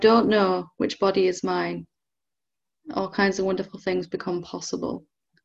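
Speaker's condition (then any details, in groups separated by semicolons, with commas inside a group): No condition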